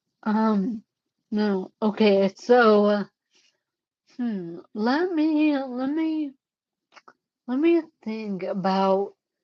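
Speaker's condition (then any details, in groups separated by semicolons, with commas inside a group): Cerebellar ataxia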